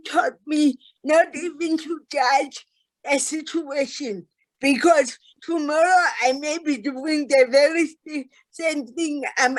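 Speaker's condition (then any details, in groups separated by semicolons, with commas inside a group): Cerebral palsy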